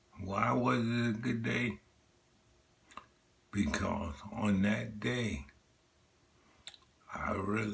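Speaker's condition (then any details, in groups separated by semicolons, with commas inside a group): Multiple sclerosis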